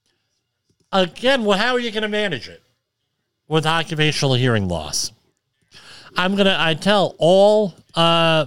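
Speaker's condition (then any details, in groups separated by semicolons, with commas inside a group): Cleft lip and palate; severe speech impediment while growing up, implied much improved now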